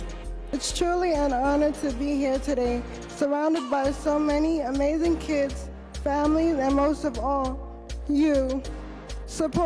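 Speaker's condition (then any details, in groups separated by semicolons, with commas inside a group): Cerebral palsy; cerebral palsy, uses wheelchair; diagnosed at 9 months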